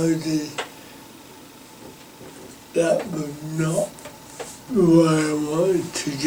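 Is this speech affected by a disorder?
Yes: cerebral palsy.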